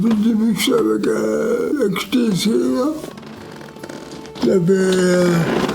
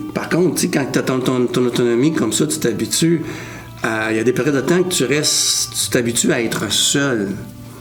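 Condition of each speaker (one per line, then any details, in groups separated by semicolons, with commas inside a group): Severe traumatic brain injury; severe, car accident; 55 years since injury, frequent falls, supervised walker, wheelchair advised
No condition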